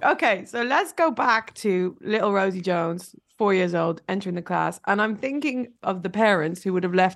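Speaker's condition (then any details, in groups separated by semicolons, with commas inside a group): No condition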